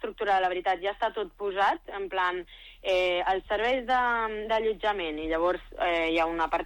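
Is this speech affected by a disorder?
No.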